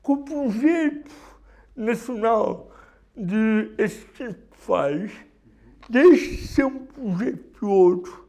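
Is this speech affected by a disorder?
Yes: cerebral palsy; neurological disability.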